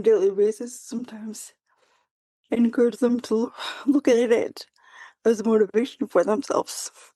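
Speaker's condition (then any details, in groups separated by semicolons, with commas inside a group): Quadriplegic cerebral palsy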